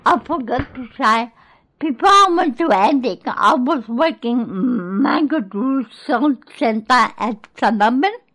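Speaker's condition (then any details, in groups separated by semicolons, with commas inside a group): Cerebral palsy; began talking after attending Gruella school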